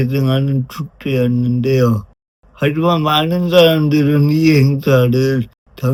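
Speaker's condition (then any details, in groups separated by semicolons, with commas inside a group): Brain lesion disability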